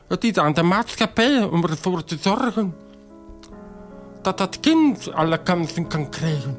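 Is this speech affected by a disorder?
Yes: deafness, acquired, bacterial meningitis; born hearing, deaf since age 3.5 from bacterial meningitis, never cochlear implant, sign language learned in twenties; speech therapy in childhood, can speak, formerly relied on lip-reading, now uses sign language interpreter.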